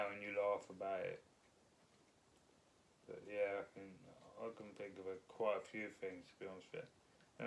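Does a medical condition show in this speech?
Yes: multiple sclerosis; crawls around, daily aches and pains.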